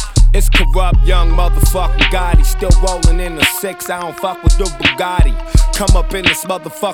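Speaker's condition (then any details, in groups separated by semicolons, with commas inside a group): No condition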